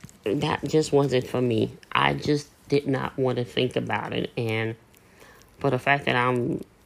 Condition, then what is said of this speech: Cleft palate. Sounds like my voice seems a little raspy.